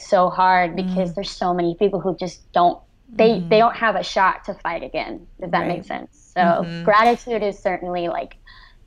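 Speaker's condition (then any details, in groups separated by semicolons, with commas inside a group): Cleft lip and palate, severe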